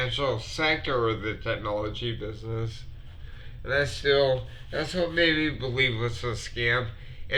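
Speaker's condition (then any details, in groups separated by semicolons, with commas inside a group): Multiple sclerosis; affects fingers; finger cannot type, MS hug, sometimes hard to breathe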